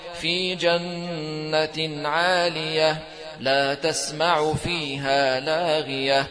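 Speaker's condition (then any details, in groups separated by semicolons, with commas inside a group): No condition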